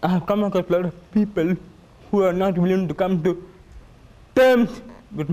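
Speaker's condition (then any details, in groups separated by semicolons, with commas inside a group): Cerebral palsy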